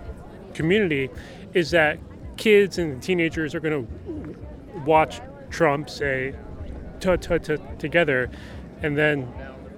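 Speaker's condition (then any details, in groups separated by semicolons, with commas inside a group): Stutter; neurological disorder; grew more comfortable talking in public; repeated sounds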